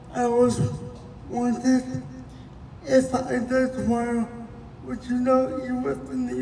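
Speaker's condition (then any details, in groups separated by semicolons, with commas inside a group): Cerebral palsy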